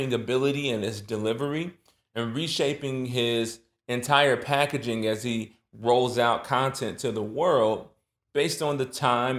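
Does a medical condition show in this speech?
No.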